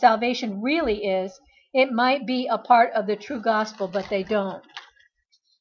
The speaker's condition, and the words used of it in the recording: No condition.